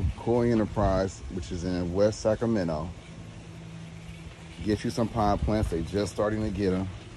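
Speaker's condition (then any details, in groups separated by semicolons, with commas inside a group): No condition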